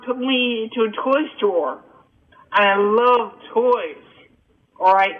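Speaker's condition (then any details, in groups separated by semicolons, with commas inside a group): Cerebral palsy and hearing loss; congenital cerebral palsy and hearing loss from birth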